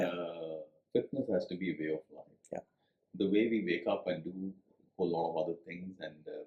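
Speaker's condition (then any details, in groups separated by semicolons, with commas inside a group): No condition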